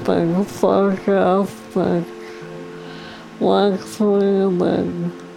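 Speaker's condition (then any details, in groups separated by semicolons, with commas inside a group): ALS; progressive, diagnosed at age 29, motorized wheelchair, almost fully paralyzed, can no longer type after fall; harder to understand, slow sentence production, mute when hurt, losing voice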